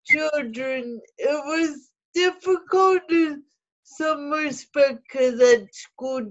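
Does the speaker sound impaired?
Yes: cerebral palsy; cerebral palsy since childhood.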